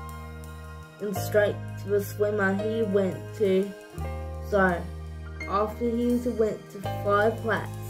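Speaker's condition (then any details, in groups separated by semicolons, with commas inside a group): Cerebral palsy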